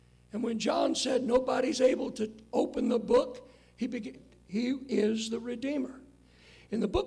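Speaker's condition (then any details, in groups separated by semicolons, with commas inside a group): Hoarseness after vocal cord surgery; not smooth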